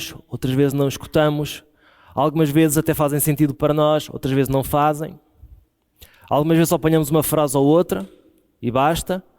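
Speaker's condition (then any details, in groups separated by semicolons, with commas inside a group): No condition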